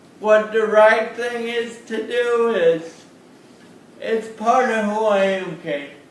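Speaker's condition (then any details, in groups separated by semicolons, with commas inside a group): Cerebral palsy; since birth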